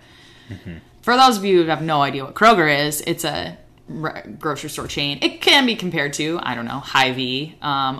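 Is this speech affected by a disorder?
No.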